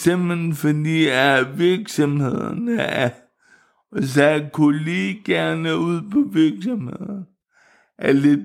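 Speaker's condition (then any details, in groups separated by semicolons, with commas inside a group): Cerebral palsy; wheelchair user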